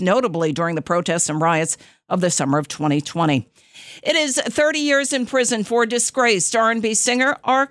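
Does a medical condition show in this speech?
No.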